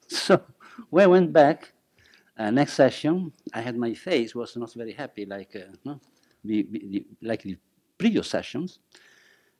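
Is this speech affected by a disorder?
No.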